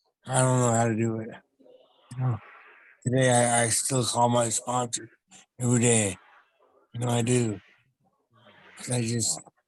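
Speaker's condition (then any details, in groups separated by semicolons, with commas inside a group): Traumatic brain injury; car crash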